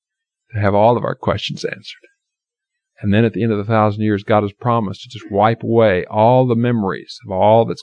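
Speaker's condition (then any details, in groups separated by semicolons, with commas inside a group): No condition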